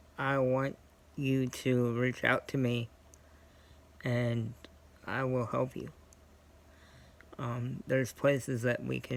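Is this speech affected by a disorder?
Yes: cerebral palsy; scoliosis.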